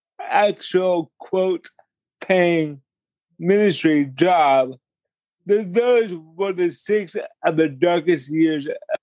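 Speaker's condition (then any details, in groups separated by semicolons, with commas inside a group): Cerebral palsy; speech impediment, talks slower, speech noticeable to listeners on phone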